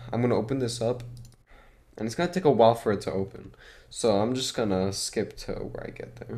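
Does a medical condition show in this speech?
No.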